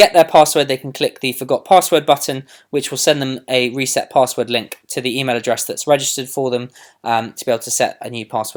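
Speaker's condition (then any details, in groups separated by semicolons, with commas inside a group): No condition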